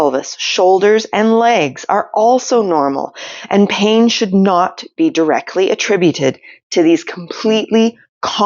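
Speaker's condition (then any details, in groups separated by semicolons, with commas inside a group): No condition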